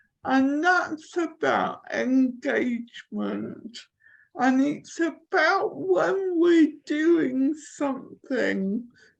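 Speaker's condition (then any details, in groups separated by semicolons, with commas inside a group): Cerebral palsy; from birth, affects limbs and neck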